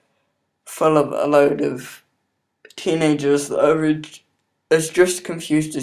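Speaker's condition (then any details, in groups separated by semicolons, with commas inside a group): Cerebral palsy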